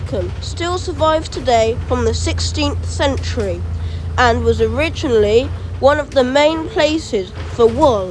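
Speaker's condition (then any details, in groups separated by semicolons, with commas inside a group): No condition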